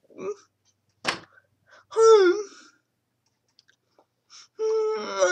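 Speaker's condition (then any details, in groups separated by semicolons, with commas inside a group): Cerebral palsy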